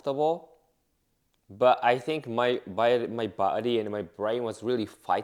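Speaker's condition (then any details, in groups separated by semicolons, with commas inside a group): No condition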